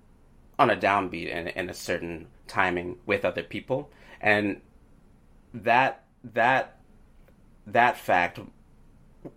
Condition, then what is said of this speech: Stuttering. When I play the saxophone, I sometimes stutter when I go to articulate the note, especially if